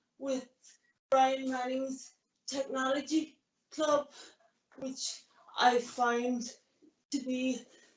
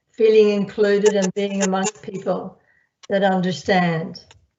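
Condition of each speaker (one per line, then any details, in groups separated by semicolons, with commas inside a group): Cerebral palsy; caused by grade one brain bleed
No condition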